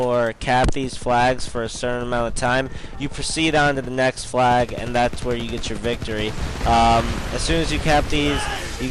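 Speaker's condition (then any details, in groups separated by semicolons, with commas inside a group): No condition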